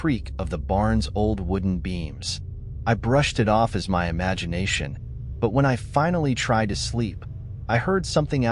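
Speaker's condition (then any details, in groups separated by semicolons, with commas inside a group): No condition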